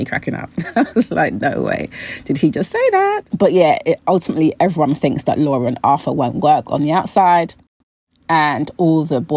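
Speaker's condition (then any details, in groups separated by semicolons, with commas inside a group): No condition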